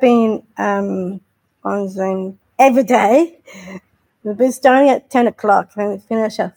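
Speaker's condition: Down syndrome; intellectual disability

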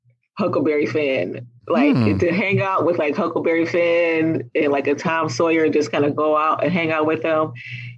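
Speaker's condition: No condition

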